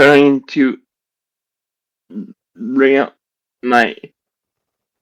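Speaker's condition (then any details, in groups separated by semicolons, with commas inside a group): Generalized dystonia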